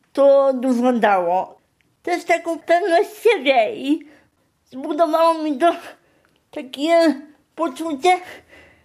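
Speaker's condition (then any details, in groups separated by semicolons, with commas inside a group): Spastic quadriplegic cerebral palsy; from birth, wheelchair user since birth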